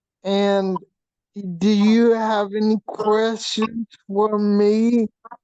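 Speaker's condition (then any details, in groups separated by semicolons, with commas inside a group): Hydrocephalus with shunt failure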